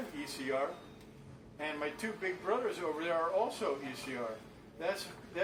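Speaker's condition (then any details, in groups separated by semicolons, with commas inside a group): No condition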